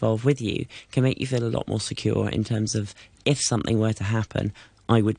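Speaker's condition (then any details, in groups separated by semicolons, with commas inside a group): No condition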